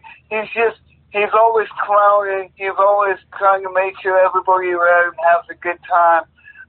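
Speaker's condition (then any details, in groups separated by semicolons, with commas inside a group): Cerebral palsy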